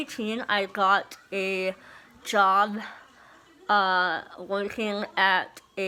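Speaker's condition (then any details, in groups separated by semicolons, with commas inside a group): Moebius syndrome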